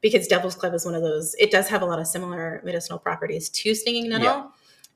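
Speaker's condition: No condition

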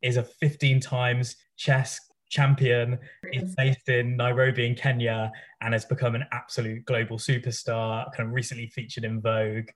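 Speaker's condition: No condition

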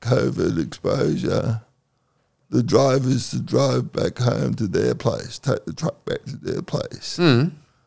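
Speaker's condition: Cerebral palsy; second COVID vaccine dose

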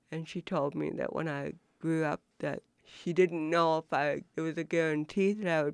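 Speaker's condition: Cerebral palsy; affects way of talking, intentionally speaks as well as possible, grammatically correct

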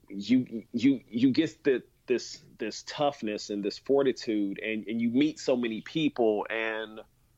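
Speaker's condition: Stutter; reports having overcome stutter and fear of it, gave TEDx talk on it; still describes self as someone who has a stutter; past struggles speaking in front of audiences, laughed at, practiced speech repeatedly before Glide church talk; repeated sounds, repeated words

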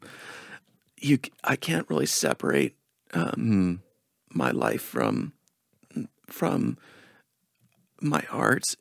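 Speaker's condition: Spasmodic dysphonia; higher pitch more pinched but words get out

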